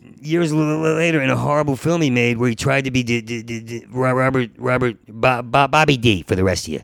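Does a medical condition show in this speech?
Yes: stuttering; long-standing stutter since college years, always stuttered in job interviews; still stutters in conversation; part-word and whole-word repetitions, fluent when telling stories, doing characters or imitating people; here repeated sounds, repeated words.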